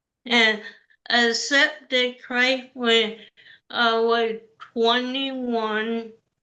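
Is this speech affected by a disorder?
Yes: cerebral palsy.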